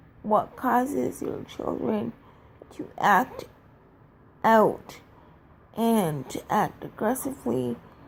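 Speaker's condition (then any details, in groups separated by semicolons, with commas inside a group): Cerebral palsy, triplegia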